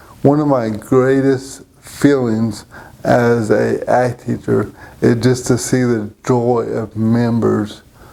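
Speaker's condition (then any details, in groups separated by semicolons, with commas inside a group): Cerebral palsy; present from birth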